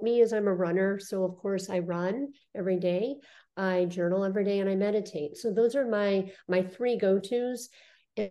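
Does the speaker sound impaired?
Yes: cleft lip and palate; congenital, surgeries from birth to age 5 including ears, first reconstructive surgery at 17, mouthpiece before; spoke funny and whistled before reconstruction at 17.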